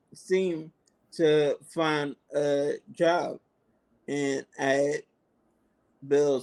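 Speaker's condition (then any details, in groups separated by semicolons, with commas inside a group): Multiple sclerosis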